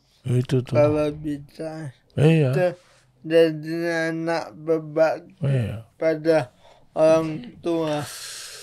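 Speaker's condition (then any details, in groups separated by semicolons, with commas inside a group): Cerebral palsy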